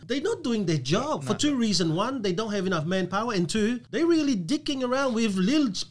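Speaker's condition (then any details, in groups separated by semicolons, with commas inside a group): No condition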